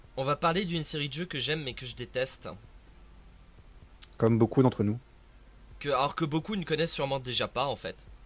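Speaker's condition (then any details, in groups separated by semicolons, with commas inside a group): No condition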